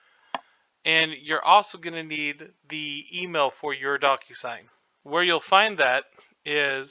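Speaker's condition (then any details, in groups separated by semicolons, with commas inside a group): No condition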